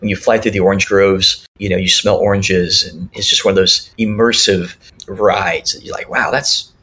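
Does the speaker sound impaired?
Yes: cleft lip and palate; congenital cleft lip and palate, many surgeries in childhood; speech classes in childhood.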